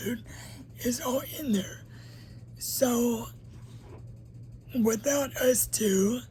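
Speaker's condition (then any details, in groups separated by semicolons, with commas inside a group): Cerebral palsy; uses a wheelchair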